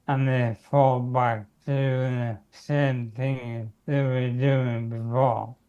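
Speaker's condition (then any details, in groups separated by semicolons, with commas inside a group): Motor neurone disease; symptoms began about a year or more ago; first symptoms were voice problems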